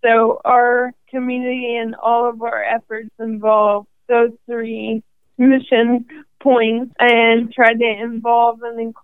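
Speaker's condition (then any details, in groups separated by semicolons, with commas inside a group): ALS; probable category ALS, first symptoms noticed in hand, 18 months to diagnosis, diagnosed at 27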